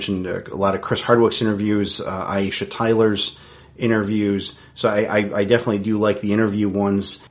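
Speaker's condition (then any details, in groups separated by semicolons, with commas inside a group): No condition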